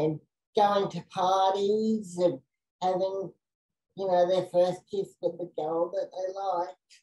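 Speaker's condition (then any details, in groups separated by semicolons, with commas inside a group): Cerebral palsy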